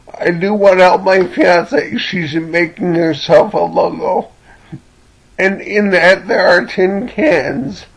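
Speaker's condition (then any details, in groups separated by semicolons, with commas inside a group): Cerebellar ataxia from brain tumour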